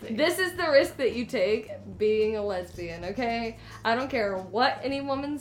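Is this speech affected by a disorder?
No.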